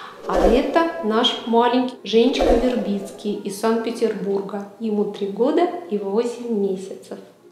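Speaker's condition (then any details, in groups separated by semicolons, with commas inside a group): No condition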